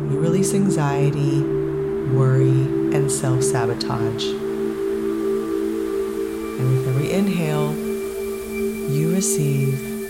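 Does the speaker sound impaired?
No.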